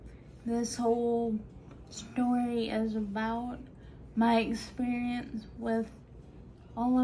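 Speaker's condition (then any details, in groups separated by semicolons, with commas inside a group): Friedreich's ataxia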